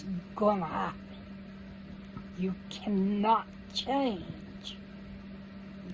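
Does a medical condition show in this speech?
Yes: cerebral palsy.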